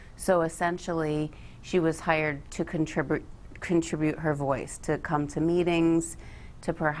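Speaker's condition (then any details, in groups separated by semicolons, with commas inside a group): No condition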